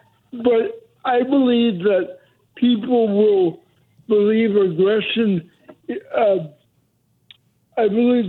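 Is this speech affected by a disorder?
Yes: cerebral palsy; able to walk and run until a couple of years ago, mobility declined since; speech impediment, voice more heightened when tense or nervous, can be heard as aggressive.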